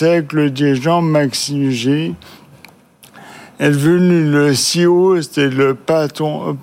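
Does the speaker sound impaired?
Yes: ALS (Charcot's disease); diagnosed about 2 years ago, first symptoms mistaken for tendinitis, many tests initially normal; brain left intact by the disease; difficult voice, hard to hear, viewers may need to raise TV volume or switch channel.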